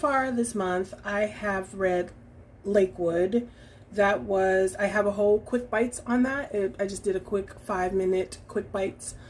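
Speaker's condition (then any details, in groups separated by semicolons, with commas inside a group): No condition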